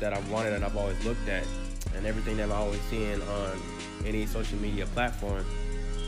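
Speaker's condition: No condition

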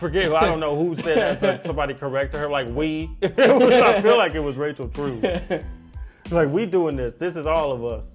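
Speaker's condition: No condition

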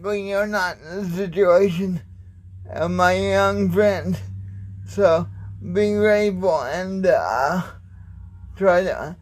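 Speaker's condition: Cerebral palsy

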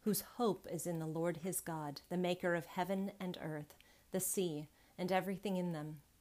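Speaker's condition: No condition

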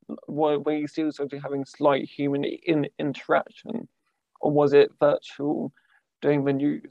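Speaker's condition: Stammer; accepted from the start, some people did not realise it; stammer recently very good, best when sociable; tailors spoken pieces to be more comfortable for stammer; repeated sounds

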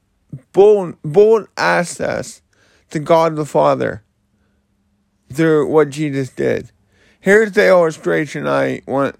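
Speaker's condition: Cerebral palsy; slurred speech

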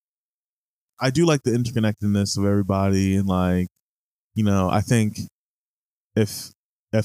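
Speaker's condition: No condition

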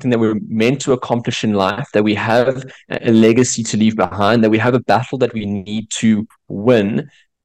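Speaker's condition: No condition

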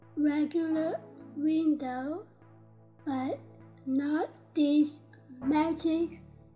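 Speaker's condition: Down syndrome; developmental disability

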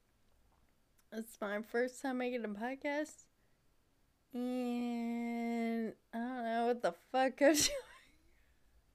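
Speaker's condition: Friedreich's ataxia; wheelchair user

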